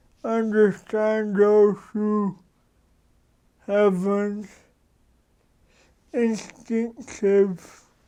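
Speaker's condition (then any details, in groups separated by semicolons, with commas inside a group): Cerebral palsy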